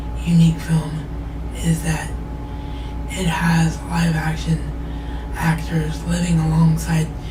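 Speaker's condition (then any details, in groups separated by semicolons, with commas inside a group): Cerebral palsy; wheelchair bound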